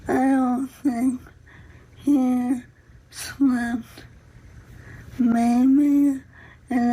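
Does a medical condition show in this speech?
Yes: ALS; fasciculations, severe muscle cramps; still able to speak.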